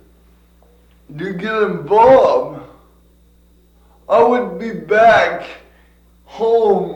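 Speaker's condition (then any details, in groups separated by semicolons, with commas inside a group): Cerebral palsy; from birth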